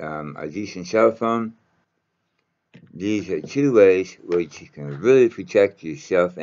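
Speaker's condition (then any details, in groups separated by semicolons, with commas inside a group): Mouth cancer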